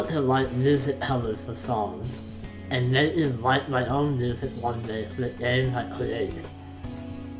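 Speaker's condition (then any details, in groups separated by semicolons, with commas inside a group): Facial palsy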